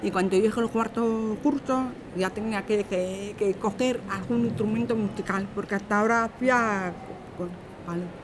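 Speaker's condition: Deafness, acquired at age 3; deaf since age three, late noticed by mother, cause measles per village doctor or whooping cough vaccine per father; two hearing aids, artificial hearing, hears nothing without them, some residual right-ear hearing; speech from before onset kept by strict drilling, speaks like hearing person with aids

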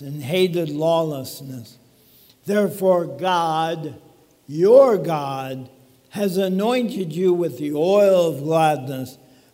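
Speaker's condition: ALS; talking a little bit funny

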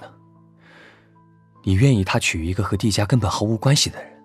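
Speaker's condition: No condition

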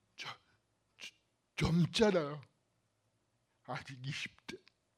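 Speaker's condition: Cerebral palsy; may need reoperation

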